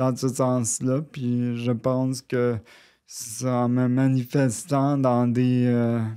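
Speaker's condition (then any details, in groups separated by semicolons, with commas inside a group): Cerebral palsy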